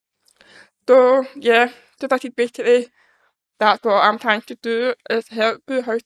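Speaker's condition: Deafness; congenital deafness, born deaf

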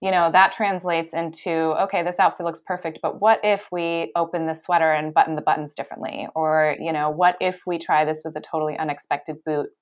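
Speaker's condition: No condition

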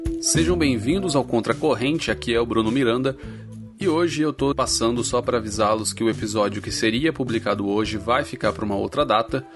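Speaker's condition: No condition

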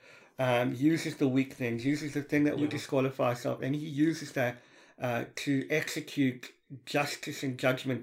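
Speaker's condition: Cleft palate (Pierre Robin syndrome), severe; delayed speech development, audible speech impediment, listeners often ask for repetition

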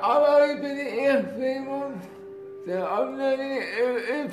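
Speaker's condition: Cerebral palsy

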